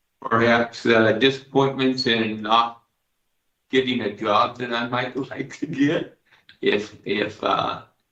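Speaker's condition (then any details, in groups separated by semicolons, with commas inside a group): Parkinson's disease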